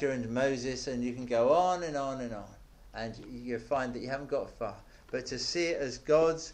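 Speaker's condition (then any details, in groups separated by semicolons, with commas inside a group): No condition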